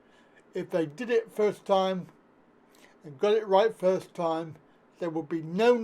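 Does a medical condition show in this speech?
Yes: cerebral palsy.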